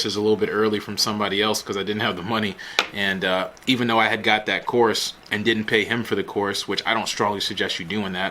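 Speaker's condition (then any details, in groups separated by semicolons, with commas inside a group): No condition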